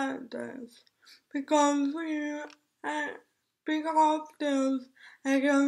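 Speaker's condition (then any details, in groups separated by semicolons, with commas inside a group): Cerebral palsy; with developmental delays, since birth; diagnosed at age 2 to 3; speech therapy in school, plus occupational and physical therapy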